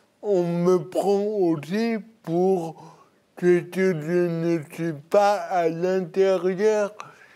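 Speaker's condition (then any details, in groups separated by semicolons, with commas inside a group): Cerebral palsy; birth injury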